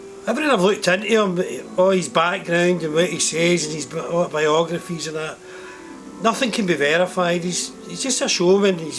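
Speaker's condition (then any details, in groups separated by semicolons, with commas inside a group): No condition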